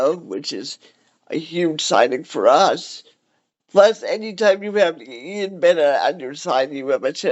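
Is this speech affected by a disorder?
Yes: cerebral palsy; cerebral palsy, wheelchair.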